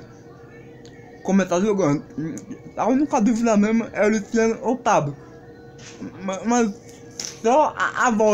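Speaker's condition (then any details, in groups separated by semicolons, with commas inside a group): Cerebral palsy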